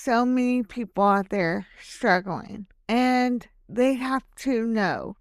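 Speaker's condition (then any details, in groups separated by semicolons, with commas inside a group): Hemiplegic cerebral palsy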